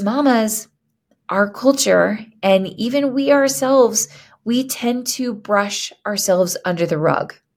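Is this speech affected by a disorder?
No.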